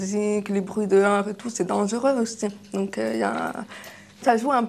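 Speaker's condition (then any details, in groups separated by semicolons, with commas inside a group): Deafness, acquired deafness, kidney-disease related; kidney disease from age 1.5 damaged ears, progressive loss, hearing aids, left ear deaf at 20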